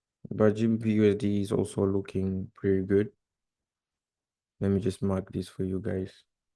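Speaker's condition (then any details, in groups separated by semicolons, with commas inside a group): No condition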